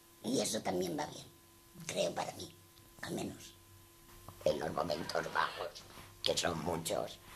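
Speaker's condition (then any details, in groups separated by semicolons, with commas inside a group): Total laryngectomy; larynx removed, laryngeal cancer; fluent esophageal voice, upper esophagus and cricopharyngeal muscle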